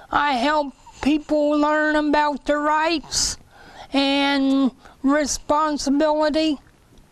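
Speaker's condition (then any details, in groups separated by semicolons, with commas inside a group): Cerebral palsy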